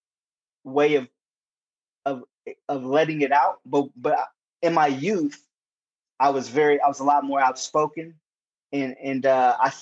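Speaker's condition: Stuttering; sometimes stutters, freezes up, starts sentences then holds them back; repeated words, blocks

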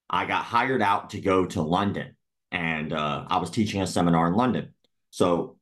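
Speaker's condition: Cleft lip and palate; speech impediment

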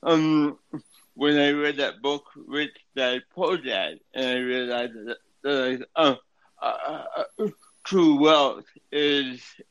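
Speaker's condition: Cerebral palsy; affects speech

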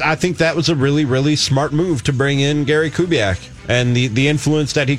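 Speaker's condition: No condition

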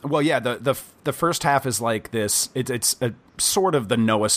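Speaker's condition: No condition

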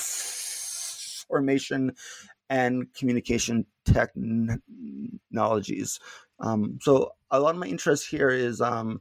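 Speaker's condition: Stuttering; little stuttering during this recording; not stuttering much at time of recording; blocks

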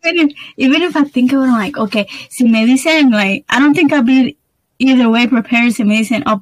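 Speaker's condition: No condition

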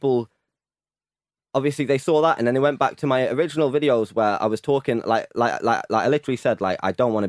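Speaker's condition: Stutter; stutter since at least age 14 to 15, still ongoing, over 10 years of freestyle singing; still has a stutter; stutters on spontaneous comebacks, fluent when singing, talking in rhythm or over a beat; repeated sounds

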